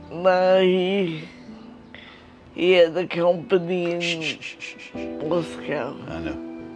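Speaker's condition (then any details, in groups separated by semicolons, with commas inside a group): Multiple sclerosis; uses wheelchair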